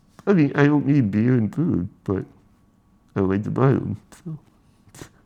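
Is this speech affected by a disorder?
Yes: spinal muscular atrophy.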